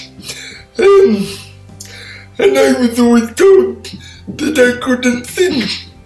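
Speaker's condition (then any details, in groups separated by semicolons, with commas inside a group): Cerebral palsy; born 12 weeks premature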